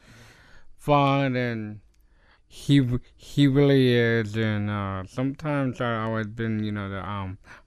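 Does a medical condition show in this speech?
Yes: Down syndrome; known before age three.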